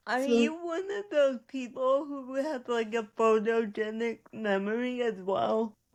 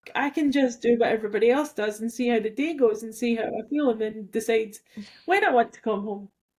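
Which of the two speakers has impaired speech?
The first: cerebral palsy; from birth; stable but shifting body use; sounded out of breath learning to talk, had speech therapy.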